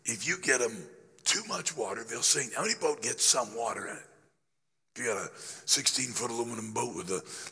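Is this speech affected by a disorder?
Yes: laryngeal cancer after radiation, growth on voice box treated with radiation and chemotherapy; started preaching in a whisper.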